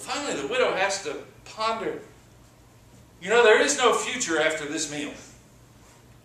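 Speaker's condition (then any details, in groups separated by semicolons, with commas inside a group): No condition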